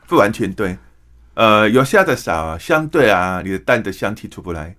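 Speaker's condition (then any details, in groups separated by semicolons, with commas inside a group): Hearing impairment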